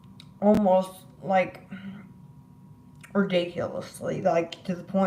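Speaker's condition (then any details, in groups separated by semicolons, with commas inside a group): Disability causing slurred speech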